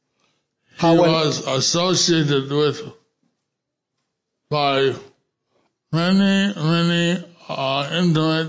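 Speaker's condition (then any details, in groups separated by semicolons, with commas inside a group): Stroke with facial paralysis; half of face paralyzed since stroke; hard to follow for unaccustomed listeners, words repeated by interpreter Ignat Gordas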